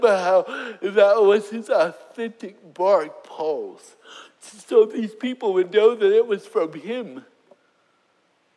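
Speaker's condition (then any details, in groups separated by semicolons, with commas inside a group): Cerebral palsy; 4 years wheelchair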